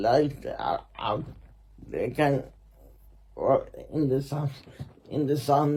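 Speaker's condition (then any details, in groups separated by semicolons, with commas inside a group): Muscular Parkinson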